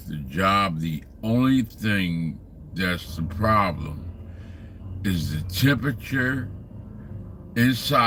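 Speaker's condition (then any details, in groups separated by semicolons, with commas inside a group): Slurred speech; still slurs words occasionally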